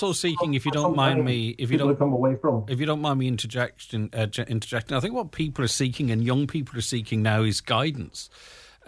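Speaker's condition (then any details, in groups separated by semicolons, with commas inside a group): No condition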